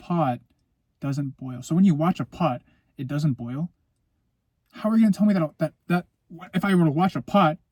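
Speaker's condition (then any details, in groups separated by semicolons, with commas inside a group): No condition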